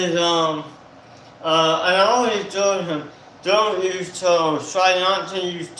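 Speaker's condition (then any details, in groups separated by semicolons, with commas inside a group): Tongue cancer surgery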